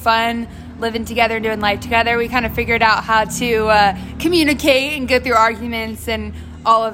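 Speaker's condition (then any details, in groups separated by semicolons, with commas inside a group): No condition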